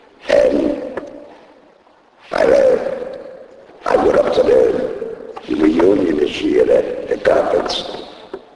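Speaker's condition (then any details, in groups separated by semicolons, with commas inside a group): Laryngectomy; voice first lost at racetrack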